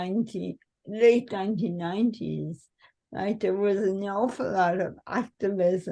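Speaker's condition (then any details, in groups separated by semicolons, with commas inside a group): Cerebral palsy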